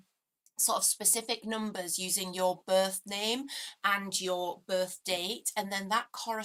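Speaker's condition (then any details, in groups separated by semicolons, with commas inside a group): No condition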